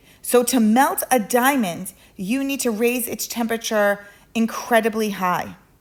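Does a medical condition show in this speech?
No.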